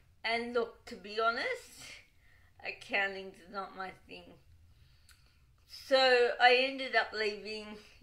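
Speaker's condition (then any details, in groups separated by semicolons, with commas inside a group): Cerebral palsy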